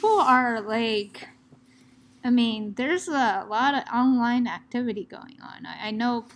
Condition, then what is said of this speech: No condition.